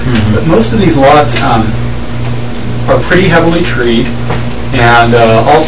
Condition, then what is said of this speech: None; typical speech.